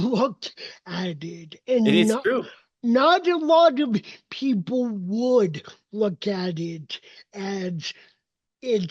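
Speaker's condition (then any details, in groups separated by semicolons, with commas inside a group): Cerebral palsy; uses walker and wheelchair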